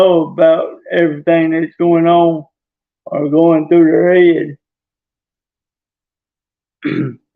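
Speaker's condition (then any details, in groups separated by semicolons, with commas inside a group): Traumatic brain injury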